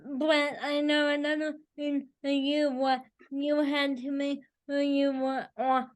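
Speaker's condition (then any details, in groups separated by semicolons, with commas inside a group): Cerebral palsy, spastic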